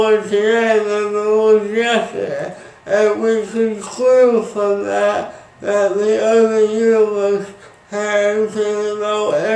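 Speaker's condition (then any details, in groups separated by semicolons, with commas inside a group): Speech impairment after birth surgery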